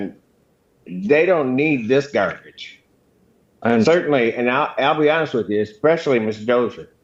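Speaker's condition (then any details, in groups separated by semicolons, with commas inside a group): No condition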